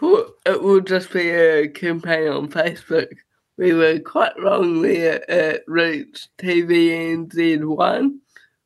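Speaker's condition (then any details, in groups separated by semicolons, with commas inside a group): Cerebral palsy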